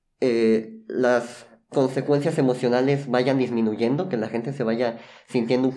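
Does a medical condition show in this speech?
Yes: cleft lip and palate; chili burns more than usual.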